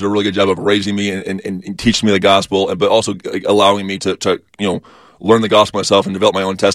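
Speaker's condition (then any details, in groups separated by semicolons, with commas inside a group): Stutter; stutter first noticed in high school, not noticed in childhood; magnified on mission while learning and speaking Spanish; repeated sounds, repeated words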